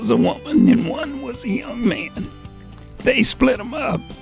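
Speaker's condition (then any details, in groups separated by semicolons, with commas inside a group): Vocal dysphonia; former country and western singer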